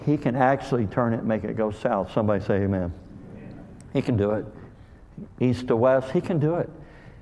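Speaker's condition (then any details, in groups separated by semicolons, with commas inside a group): Cleft lip and palate; called hair lip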